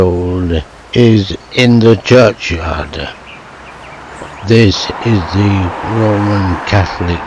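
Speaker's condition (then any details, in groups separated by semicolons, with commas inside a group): Motor neuron disease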